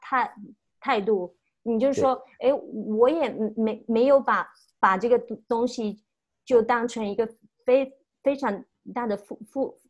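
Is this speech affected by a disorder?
Yes: stuttering; since childhood, not yet overcome, may never overcome; still stutters; no stuttering when talking to self, stutters when talking with others; here repeated sounds, prolonged sounds.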